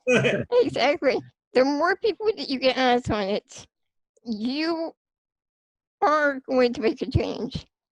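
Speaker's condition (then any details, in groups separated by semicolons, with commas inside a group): Spinal muscular atrophy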